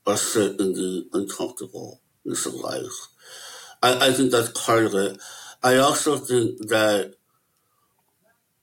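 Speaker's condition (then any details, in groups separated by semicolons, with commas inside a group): Möbius syndrome; lifelong rare disability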